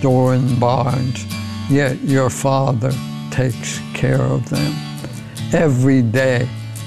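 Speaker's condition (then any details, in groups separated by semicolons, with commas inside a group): ALS; diagnosed over 10 years ago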